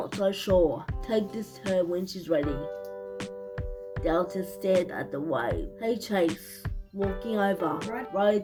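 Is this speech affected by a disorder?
Yes: cerebral palsy.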